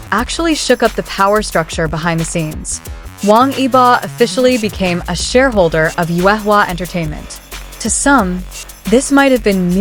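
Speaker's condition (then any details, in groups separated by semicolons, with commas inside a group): No condition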